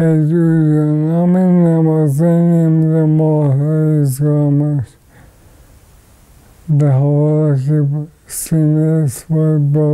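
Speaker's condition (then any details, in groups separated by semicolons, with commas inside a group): ALS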